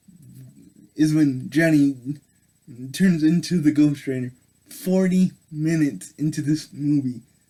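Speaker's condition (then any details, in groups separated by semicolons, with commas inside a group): Cerebral palsy; affects all muscles; able to speak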